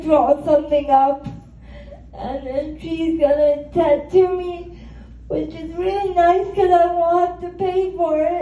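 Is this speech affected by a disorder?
Yes: cerebral palsy; spastic quadriplegia.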